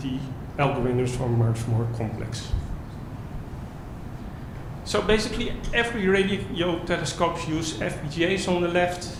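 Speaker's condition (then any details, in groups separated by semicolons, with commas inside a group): No condition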